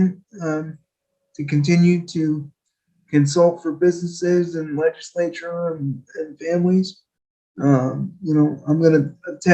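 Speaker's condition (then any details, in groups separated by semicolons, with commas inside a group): Quadriplegic cerebral palsy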